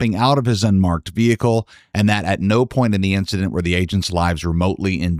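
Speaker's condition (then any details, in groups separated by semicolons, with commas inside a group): No condition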